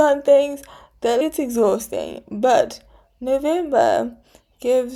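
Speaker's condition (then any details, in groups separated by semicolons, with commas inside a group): Cerebral palsy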